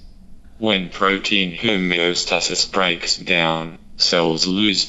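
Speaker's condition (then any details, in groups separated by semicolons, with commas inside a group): Motor neurone disease, speech-generating device; diagnosed about three years before recording, eye-gaze tracking device on tablet with computer-generated voice; speaks only through computer-generated voice controlled by eye gaze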